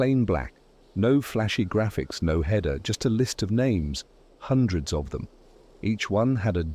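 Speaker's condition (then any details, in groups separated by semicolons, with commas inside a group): No condition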